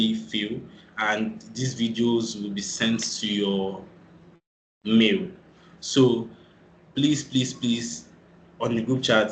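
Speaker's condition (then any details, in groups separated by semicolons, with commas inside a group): No condition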